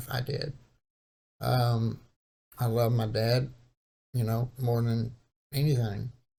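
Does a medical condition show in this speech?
Yes: cerebral palsy.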